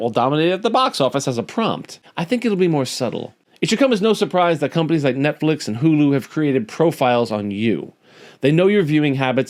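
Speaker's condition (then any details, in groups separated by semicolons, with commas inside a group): No condition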